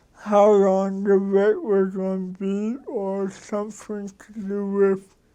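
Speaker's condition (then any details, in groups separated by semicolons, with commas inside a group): Cerebral palsy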